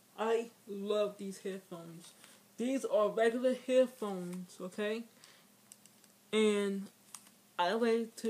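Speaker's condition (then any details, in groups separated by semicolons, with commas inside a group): Speech impairment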